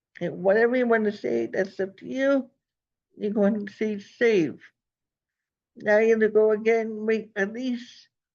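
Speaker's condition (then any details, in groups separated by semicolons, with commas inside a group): Cerebral palsy; present from birth; first talked around age five, atypical speech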